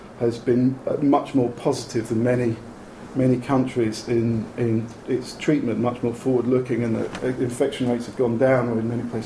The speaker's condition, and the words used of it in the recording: None; typical speech.